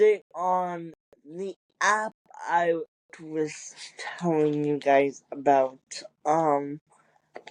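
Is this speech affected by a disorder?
Yes: cerebral palsy; wheelchair user.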